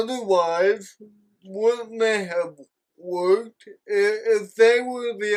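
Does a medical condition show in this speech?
Yes: cerebral palsy.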